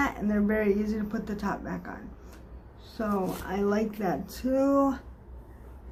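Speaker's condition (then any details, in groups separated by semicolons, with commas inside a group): Cerebral palsy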